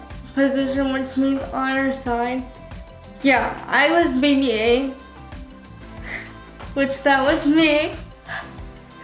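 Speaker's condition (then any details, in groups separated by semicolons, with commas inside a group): Spastic quadriplegic cerebral palsy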